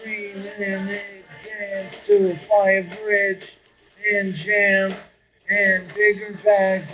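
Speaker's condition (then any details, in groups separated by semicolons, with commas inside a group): Brain injury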